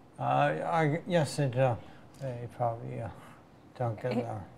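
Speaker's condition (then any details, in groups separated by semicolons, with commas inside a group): Huntington's disease; genetic form, gene confirmed; diagnosed about 20 years ago, symptoms about 10 years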